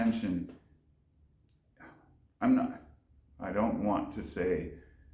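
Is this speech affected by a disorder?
No.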